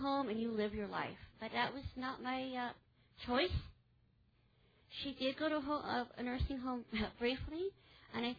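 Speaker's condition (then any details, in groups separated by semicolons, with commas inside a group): Cleft palate; congenital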